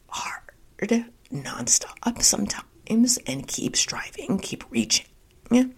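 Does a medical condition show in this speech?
Yes: spasmodic dysphonia; holistic treatment with Dr. Chang and Dr. Lin, new diet, not using Botox.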